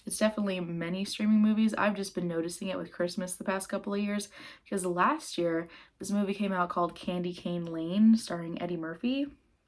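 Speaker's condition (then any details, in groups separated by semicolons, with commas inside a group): No condition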